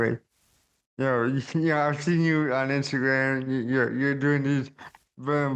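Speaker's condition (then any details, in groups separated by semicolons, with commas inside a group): Cerebral palsy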